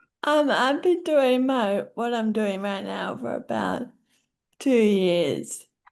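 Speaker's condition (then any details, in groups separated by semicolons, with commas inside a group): Friedreich's ataxia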